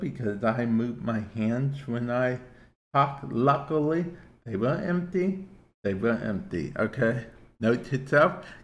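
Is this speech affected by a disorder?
Yes: cerebral palsy; affects speech to an extent, listener asked why speech sounds as it does.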